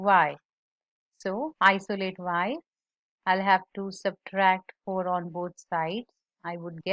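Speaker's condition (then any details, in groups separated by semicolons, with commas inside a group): No condition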